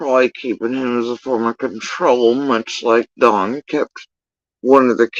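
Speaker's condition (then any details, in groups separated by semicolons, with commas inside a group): Facial paralysis after surgery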